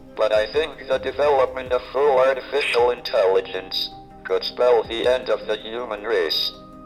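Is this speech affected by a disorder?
Yes: amyotrophic lateral sclerosis, through a speech-generating device; progressive.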